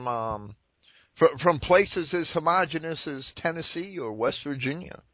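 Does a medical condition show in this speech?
No.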